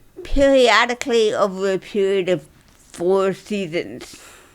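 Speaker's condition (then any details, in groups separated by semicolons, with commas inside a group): Cerebral palsy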